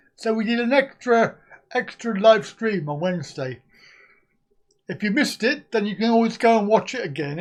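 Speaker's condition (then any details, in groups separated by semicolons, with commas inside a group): Cerebral palsy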